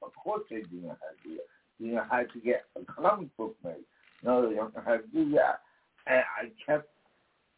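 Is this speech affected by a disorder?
Yes: damaged vocal cord; speech impairment noted by host, may talk too fast.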